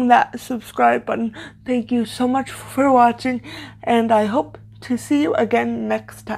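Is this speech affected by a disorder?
Yes: cerebral palsy, severe.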